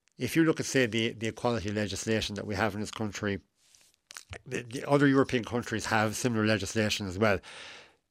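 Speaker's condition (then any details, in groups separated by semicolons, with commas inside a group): Cleft lip and palate; congenital cleft lip and palate, failure of mouth and nose to align, two or three surgeries in infancy, last surgery at 17; adult, age 41, decades after final surgery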